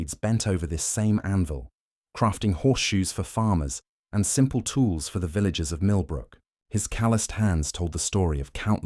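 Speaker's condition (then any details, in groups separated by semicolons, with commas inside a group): No condition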